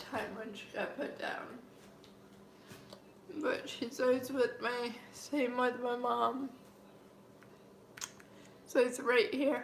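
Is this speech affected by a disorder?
Yes: cerebral palsy, mild.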